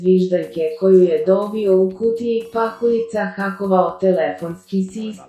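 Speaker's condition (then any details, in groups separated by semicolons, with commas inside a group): No condition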